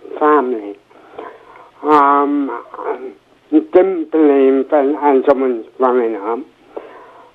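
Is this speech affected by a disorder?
Yes: cerebral palsy, mild; slight, after accident at age 2 with month-long coma, affects coordination, physio for walking; affects speech, speech therapy at Victoria School in Poole.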